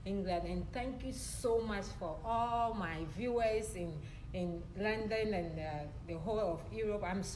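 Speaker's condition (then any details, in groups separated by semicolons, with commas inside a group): No condition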